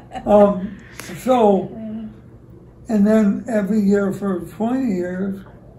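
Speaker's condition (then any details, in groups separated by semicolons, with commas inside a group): ALS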